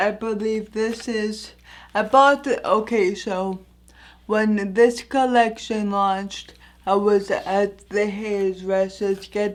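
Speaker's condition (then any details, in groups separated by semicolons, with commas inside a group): Anoxic brain injury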